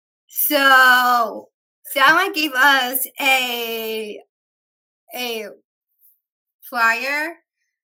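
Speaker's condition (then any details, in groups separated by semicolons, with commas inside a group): Down syndrome; three copies of 21st chromosome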